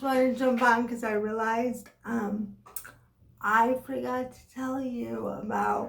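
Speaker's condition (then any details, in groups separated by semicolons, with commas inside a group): Cerebral palsy; from birth, affects voluntary and involuntary muscles, cognition; speech difficulty when emotional, breathlessness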